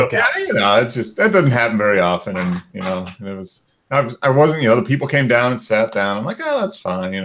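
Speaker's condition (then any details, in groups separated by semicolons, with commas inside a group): No condition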